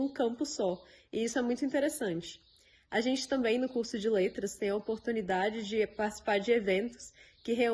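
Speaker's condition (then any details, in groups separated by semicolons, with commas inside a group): No condition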